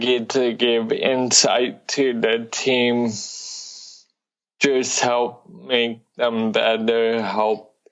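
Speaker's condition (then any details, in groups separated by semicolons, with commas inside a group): Cerebral palsy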